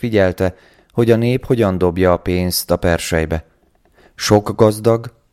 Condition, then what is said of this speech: None; typical speech.